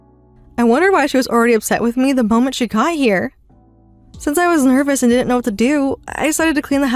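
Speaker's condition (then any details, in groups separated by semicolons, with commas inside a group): No condition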